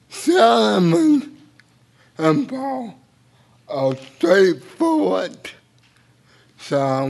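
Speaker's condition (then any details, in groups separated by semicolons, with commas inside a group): Cerebral palsy; a little difficult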